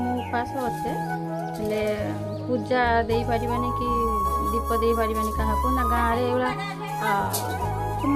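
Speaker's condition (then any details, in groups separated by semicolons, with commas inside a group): No condition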